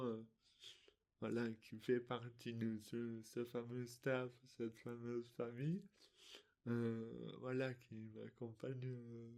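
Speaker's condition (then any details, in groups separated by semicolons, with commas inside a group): Dystonia; articulation difficulties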